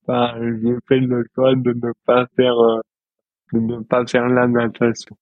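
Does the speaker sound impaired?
Yes: dystonia; neurological movement disorder, present since birth, rare, affects fine motor skills, judo from age three to offset motor troubles; 24 years old, about 24 years since onset; speech difficulties.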